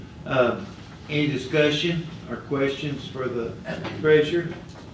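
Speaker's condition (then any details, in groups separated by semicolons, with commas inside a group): No condition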